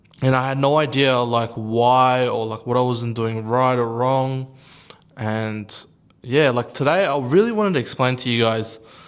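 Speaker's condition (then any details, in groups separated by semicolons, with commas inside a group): No condition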